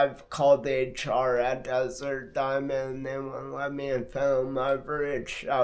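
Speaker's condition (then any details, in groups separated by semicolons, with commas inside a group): Multiple sclerosis; affects hands and left arm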